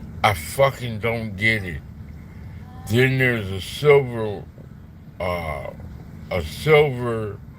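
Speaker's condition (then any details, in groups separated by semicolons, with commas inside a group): Slurred speech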